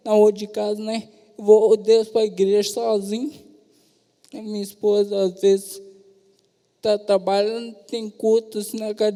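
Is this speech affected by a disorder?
Yes: traumatic brain injury, severe; regained sounds after predicted inability to speak.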